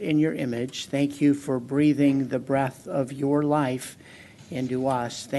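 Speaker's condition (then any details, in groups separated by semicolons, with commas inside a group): No condition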